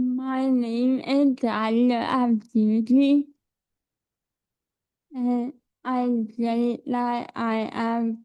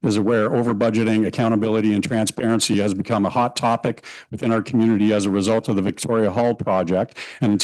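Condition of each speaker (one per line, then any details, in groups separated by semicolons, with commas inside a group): Cerebral palsy; affects hands and legs; lifelong therapy; speech affected
No condition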